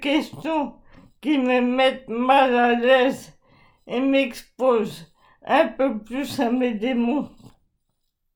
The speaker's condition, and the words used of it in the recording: ALS (motor neuron disease). Et comme vous pouvez l'entendre, ma voix est vraiment, vraiment touchée.